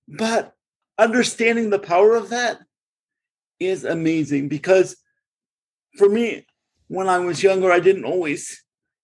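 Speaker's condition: Cerebral palsy; Connecticut

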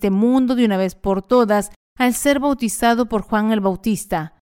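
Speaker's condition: No condition

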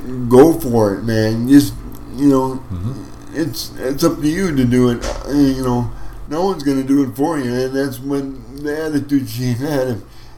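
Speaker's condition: Cerebral palsy; wheelchair for mobility

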